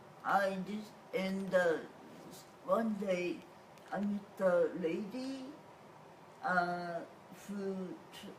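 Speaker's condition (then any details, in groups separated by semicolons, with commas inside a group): Cerebral palsy; whole body affected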